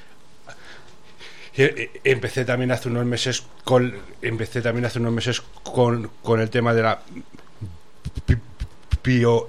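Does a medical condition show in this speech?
Yes: stuttering; practises bioenergetics as a method to feel better; here repeated sounds, prolonged sounds.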